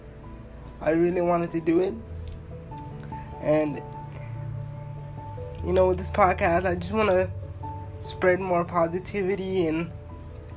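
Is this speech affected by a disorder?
Yes: cerebral palsy; uses wheelchair.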